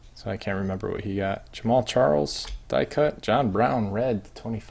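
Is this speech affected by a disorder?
No.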